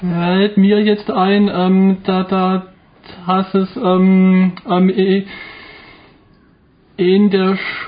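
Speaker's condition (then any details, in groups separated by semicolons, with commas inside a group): Stuttering; severe stuttering, difficult since school years, persisting into working life; strong stuttering symptoms; constantly affected, including when ordering, paying in shops and at work; repeated sounds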